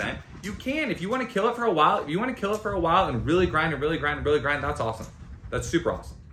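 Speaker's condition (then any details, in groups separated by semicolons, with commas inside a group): No condition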